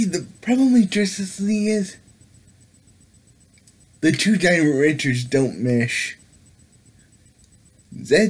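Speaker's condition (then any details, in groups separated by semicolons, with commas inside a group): Cerebral palsy; affects all muscles; able to speak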